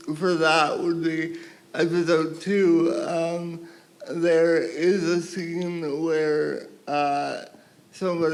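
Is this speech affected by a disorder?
Yes: cerebral palsy.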